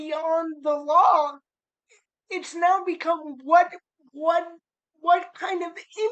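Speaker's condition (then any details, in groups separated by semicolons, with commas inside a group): Cerebral palsy; spastic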